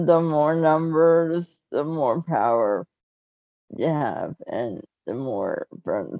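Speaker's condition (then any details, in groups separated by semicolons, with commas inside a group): Cerebral palsy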